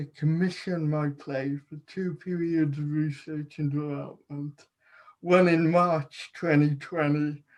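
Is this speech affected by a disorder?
Yes: cerebral palsy.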